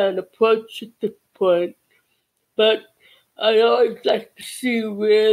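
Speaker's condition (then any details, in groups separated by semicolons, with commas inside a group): Cerebral palsy; childhood speech therapy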